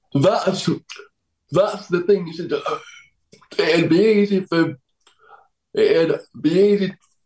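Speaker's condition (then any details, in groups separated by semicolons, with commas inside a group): Cerebral palsy; cannot walk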